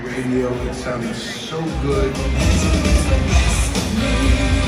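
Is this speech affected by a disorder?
No.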